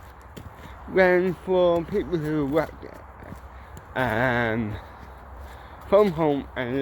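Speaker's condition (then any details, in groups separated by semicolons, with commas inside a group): Cerebral palsy, ataxic, mild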